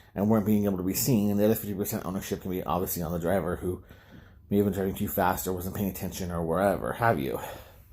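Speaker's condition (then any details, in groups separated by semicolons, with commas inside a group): No condition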